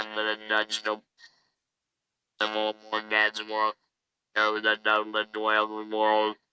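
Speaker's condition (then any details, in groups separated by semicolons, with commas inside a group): Laryngectomy, electrolarynx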